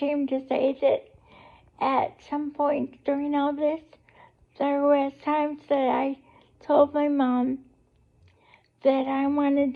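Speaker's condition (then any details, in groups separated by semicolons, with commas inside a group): Cerebral palsy; able to talk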